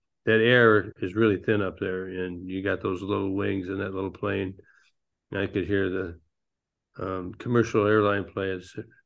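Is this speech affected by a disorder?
Yes: Parkinson's disease; ping pong.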